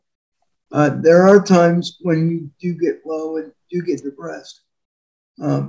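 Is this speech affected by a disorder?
Yes: spastic quadriplegic cerebral palsy.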